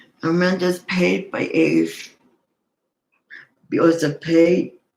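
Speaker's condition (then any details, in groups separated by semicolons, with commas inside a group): Cerebral palsy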